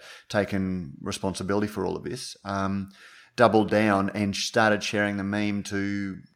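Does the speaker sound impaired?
No.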